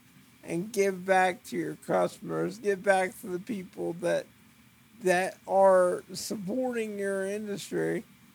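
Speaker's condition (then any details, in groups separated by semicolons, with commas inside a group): Cerebral palsy; eyes wander, trouble focusing eyes, difficulty focusing in VR, wears eyewear partly because of wandering eyes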